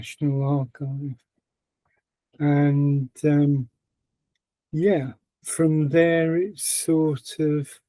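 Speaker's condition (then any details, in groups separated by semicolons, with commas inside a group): Parkinson's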